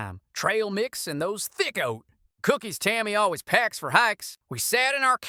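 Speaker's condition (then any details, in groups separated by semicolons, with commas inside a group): No condition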